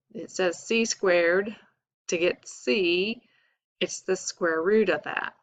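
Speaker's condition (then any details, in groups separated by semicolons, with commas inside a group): No condition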